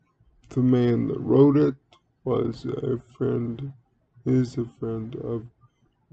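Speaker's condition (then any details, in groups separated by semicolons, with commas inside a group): Cerebral palsy; speaks relatively well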